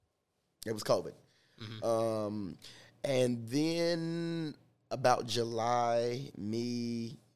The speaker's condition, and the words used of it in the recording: Stuttering. I stutter, of course, you know.